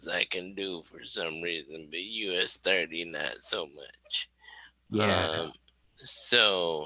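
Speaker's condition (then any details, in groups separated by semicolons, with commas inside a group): Cerebral palsy; wheelchair user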